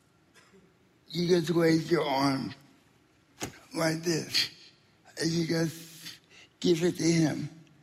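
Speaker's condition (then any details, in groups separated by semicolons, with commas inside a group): Spastic quadriplegic cerebral palsy; wheelchair user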